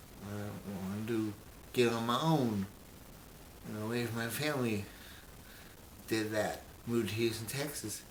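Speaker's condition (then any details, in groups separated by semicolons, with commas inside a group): Brain injury; memory greatly affected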